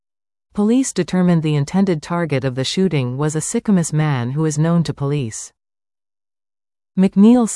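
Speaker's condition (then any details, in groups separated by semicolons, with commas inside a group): No condition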